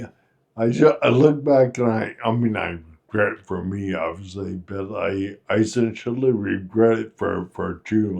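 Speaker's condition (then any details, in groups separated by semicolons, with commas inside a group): Friedreich's ataxia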